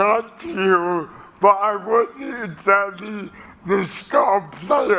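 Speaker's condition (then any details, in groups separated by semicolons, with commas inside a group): Cerebral palsy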